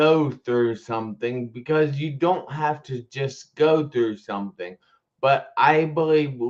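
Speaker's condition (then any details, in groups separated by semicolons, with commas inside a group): Traumatic brain injury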